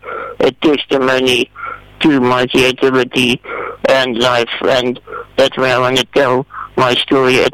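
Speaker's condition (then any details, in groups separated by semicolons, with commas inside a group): Spinal muscular atrophy type 2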